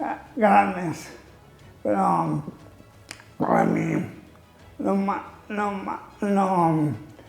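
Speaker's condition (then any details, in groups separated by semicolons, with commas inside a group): Amyotrophic lateral sclerosis (ela)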